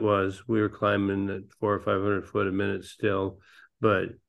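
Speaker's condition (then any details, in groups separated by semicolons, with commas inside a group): Parkinson's disease; bowling as activities to help with Parkinson's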